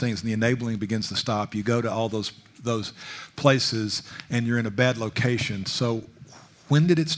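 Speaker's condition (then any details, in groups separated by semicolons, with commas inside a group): No condition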